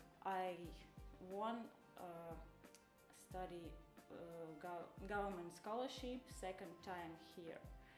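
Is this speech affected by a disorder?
No.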